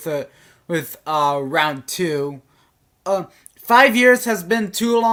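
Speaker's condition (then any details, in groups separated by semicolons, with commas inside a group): No condition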